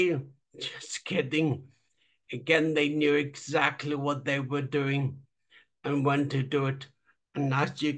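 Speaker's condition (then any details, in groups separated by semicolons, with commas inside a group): Traumatic brain injury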